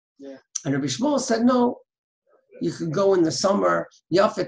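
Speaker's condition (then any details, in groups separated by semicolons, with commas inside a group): No condition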